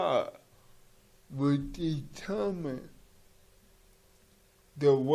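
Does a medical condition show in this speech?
Yes: cerebral palsy; from birth.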